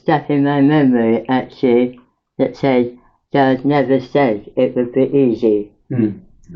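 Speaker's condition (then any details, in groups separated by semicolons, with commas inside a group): Mouth cancer after operations; radiotherapy damaged tongue and bone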